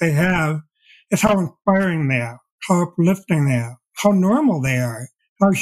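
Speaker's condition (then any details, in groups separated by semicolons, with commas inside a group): Deafblindness; progressive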